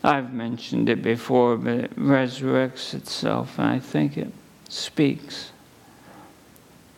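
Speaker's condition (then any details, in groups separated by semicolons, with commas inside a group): ALS; under neurologist care, seeing doctors for multiple organic issues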